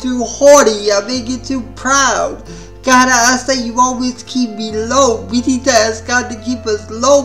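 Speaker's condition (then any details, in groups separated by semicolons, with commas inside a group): Spastic cerebral palsy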